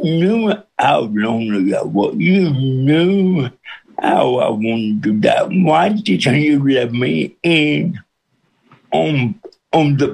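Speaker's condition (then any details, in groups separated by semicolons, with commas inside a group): Cerebral palsy with speech impediment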